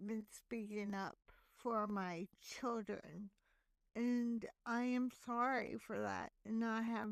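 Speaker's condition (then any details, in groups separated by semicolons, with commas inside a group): Hemiplegic cerebral palsy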